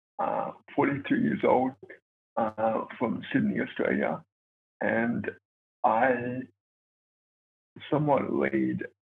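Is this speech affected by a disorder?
Yes: cerebral palsy; born two months premature.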